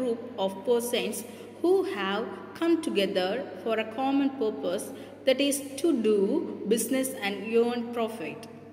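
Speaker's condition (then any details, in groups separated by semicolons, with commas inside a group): No condition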